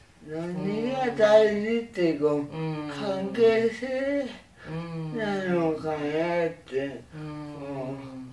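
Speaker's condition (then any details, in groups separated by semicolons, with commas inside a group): Cerebral palsy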